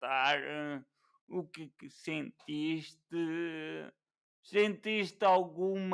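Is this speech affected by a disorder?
Yes: cerebral palsy.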